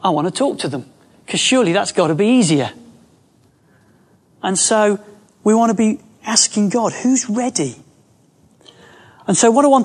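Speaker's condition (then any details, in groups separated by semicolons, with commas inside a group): No condition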